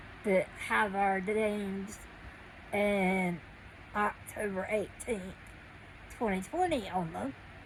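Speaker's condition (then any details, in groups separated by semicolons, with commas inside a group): Cerebral palsy; needs crutches to walk, no teeth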